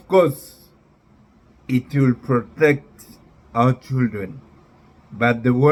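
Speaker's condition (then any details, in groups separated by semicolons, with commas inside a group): Neurological disease after spinal surgery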